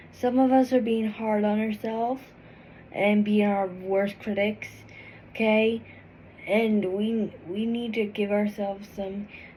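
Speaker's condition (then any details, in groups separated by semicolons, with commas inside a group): Cerebral palsy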